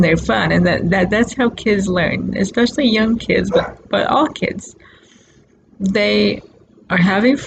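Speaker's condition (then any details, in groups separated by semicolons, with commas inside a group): Cerebral palsy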